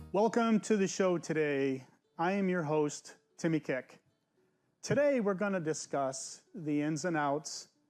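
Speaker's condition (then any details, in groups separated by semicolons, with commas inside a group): No condition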